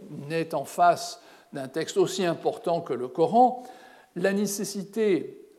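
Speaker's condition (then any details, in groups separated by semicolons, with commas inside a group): No condition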